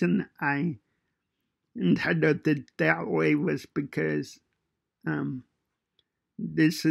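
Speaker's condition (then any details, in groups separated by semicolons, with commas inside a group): Cerebral palsy; fine motor impairment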